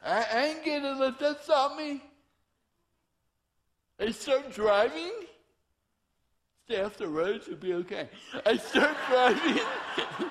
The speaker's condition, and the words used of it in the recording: Dystonia. So as your torso twists, your vocal cords twist with it.